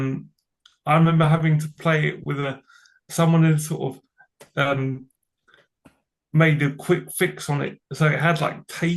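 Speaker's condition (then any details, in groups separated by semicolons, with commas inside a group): Cerebral palsy; from birth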